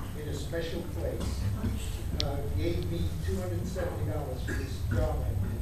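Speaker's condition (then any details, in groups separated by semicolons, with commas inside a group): No condition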